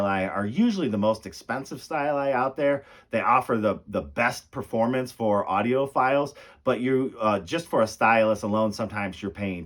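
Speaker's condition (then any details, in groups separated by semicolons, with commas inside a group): No condition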